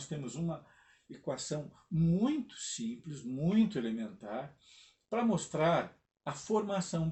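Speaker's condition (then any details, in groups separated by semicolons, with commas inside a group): No condition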